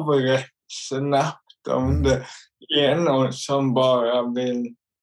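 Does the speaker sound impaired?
Yes: cerebral palsy; intellect unaffected.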